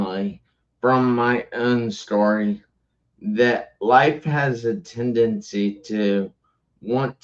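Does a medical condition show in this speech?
Yes: traumatic brain injury.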